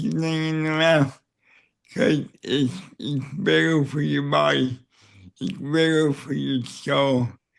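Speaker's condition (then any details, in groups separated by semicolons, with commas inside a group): Cerebral palsy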